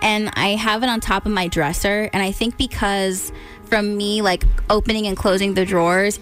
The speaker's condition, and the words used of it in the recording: No condition.